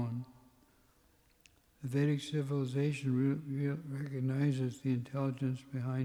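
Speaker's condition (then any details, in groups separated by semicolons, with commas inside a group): Parkinson's; tremor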